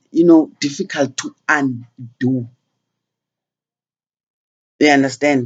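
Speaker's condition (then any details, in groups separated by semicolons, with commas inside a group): No condition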